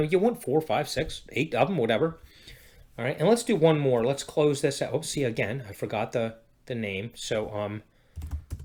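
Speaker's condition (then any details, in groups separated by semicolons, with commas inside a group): No condition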